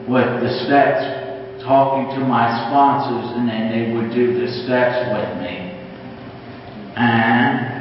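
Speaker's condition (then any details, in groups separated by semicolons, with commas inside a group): Mild cerebral palsy; cannot stand up long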